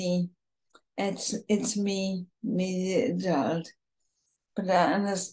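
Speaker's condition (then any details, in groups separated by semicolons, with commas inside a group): ALS, bulbar form, bulbar onset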